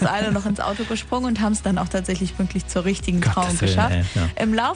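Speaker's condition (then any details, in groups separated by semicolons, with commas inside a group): No condition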